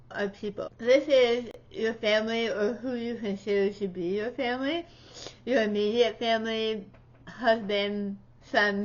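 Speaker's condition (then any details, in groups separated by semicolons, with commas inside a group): Tongue cancer surgery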